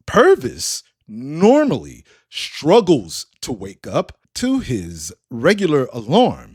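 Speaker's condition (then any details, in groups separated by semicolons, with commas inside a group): No condition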